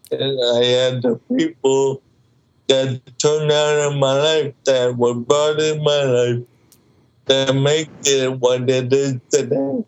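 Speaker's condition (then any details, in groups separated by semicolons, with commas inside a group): Cerebral palsy, mild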